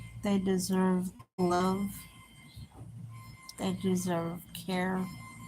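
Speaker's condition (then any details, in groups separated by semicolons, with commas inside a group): Cerebral palsy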